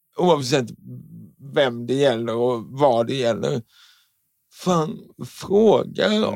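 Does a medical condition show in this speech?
Yes: cerebral palsy; speech impediment, sounds not quite like others, speech therapy in childhood.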